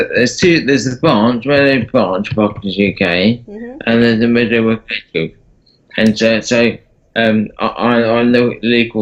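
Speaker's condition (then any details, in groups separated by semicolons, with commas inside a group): Parkinson's disease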